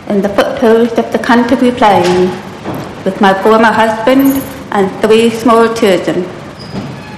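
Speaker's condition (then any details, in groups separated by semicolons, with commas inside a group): Profound deafness; found at 2.5 years by kindergarten teachers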